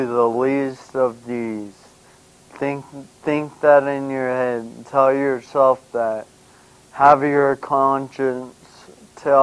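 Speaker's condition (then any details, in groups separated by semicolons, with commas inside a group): Brain injury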